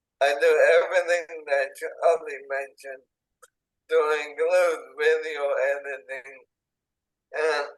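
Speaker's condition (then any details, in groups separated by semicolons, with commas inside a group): ALS, speech-generating device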